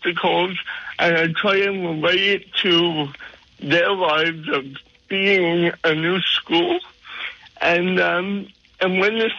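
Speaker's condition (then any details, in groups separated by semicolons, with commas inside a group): Cerebral palsy, mild; from birth, birth trauma with lack of oxygen to brain, very minor, affects fine coordination, fine balance, walking; mildly affected, noticeable to listeners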